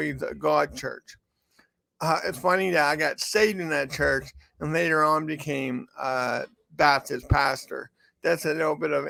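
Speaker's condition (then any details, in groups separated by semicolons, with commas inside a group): Cerebral palsy; from birth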